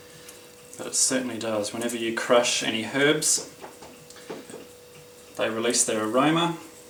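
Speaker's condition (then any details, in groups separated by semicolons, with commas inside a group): No condition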